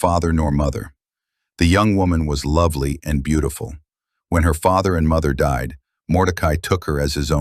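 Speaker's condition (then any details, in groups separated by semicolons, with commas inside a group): No condition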